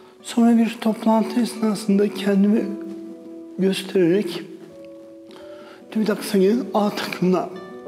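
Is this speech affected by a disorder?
Yes: dystonic cerebral palsy.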